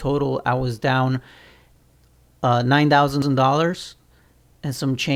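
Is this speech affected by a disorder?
No.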